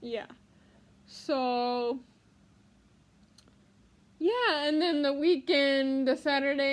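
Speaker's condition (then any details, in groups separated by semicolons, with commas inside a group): Cerebral palsy; spasticity, baclofen pump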